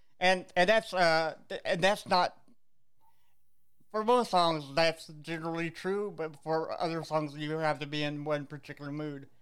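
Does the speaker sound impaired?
Yes: cerebral palsy; visible physical disability.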